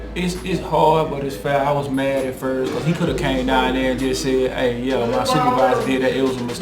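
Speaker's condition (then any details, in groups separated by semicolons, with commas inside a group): No condition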